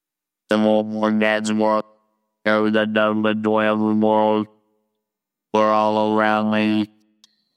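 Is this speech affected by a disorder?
Yes: laryngectomy, total laryngectomy with electrolarynx; robotic electric wand voice, hard to understand at first, talking effortful, wand not hard to learn.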